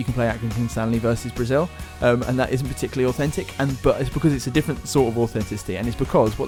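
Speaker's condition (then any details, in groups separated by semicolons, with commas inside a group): No condition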